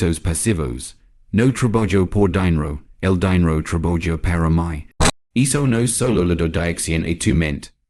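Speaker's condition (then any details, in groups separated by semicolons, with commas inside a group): No condition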